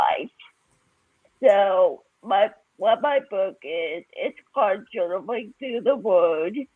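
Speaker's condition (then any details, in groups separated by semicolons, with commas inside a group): Cerebral palsy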